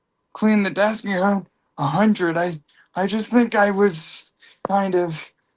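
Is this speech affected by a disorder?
Yes: cerebral palsy; from birth.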